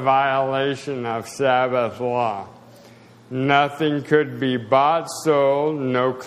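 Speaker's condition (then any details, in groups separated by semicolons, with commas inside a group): Spasticity, mild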